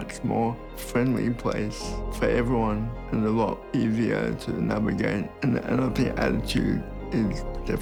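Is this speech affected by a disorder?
Yes: cerebral palsy.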